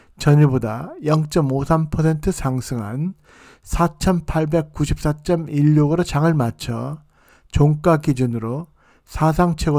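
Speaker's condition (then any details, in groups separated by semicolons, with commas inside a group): No condition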